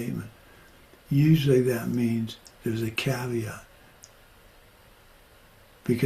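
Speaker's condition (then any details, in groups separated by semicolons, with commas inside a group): Parkinson's; progressing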